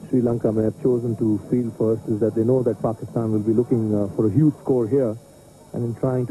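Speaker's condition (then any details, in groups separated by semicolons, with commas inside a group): No condition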